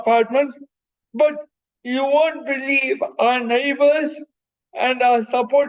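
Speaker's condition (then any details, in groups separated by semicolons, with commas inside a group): Cerebral palsy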